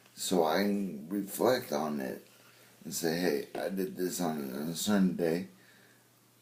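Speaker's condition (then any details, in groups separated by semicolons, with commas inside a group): Brain injury; car accident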